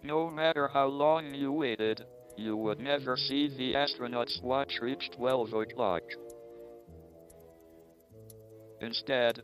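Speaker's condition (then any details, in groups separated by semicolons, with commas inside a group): ALS, speech-generating device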